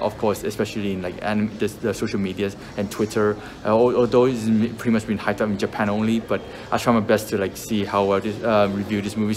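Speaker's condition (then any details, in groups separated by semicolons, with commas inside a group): No condition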